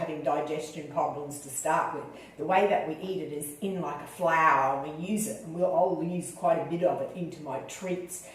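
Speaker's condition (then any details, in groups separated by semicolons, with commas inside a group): No condition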